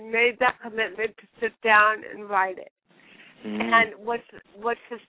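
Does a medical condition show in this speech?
Yes: cerebral palsy; lifelong, since birth, car ran onto parents' lawn when mother six months pregnant.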